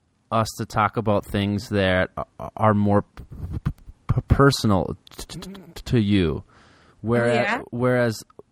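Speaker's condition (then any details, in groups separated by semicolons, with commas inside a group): Stuttering; works on speaking best, little fear; stutters a lot; repeated sounds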